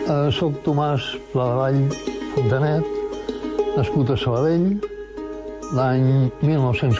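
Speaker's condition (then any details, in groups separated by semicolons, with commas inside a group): Parkinson's disease; Parkinson's disease for about 15 years, progressive, fatal at 79; mild Parkinson's, worsening over time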